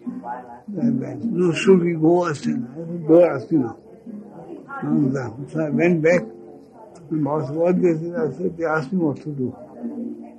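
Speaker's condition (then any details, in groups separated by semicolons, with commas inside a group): Speech loss after head injury; listeners say understandable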